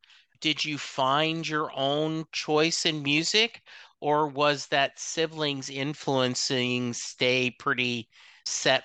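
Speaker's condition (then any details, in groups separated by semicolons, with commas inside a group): No condition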